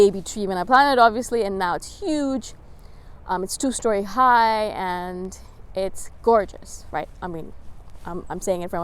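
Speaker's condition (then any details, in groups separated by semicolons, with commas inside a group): No condition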